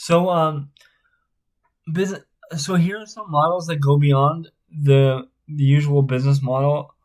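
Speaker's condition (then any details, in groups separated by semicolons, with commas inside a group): Spastic cerebral palsy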